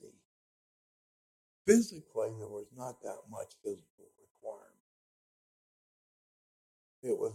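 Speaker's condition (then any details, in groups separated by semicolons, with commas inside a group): Speech impediment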